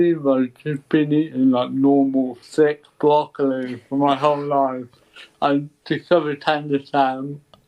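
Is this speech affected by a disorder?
Yes: cerebral palsy; ataxic type.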